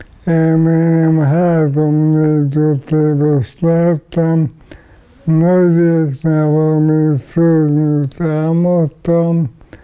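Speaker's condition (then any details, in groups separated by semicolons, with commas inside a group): ALS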